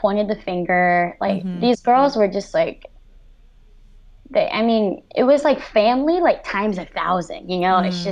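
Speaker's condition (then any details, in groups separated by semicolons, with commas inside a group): Cleft lip and palate; severe cleft lip and palate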